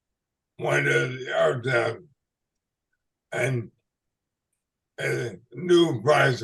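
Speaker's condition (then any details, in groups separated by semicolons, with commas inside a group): ALS/MND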